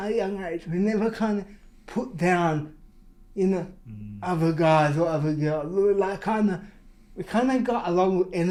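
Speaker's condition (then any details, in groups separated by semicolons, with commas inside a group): Cerebral palsy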